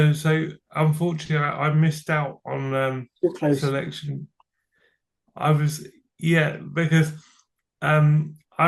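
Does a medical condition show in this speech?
Yes: cerebral palsy; from birth.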